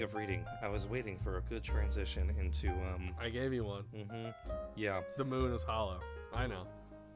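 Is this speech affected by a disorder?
No.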